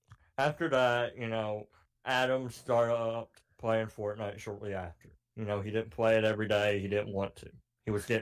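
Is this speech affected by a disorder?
Yes: cleft palate; cleft palate since childhood.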